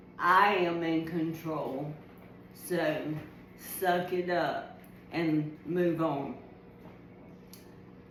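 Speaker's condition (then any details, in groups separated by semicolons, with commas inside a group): ALS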